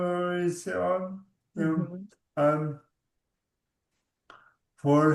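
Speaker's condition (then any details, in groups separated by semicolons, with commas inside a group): ALS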